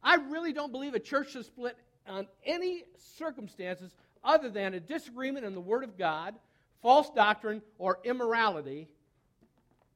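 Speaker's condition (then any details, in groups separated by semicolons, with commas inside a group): No condition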